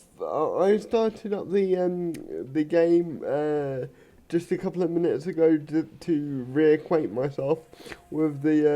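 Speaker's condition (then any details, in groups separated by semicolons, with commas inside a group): Cerebral palsy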